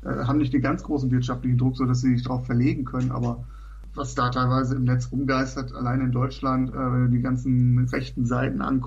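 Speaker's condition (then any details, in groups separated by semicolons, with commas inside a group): No condition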